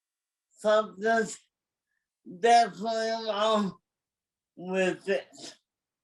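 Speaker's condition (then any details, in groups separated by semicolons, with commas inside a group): Cerebral palsy; from birth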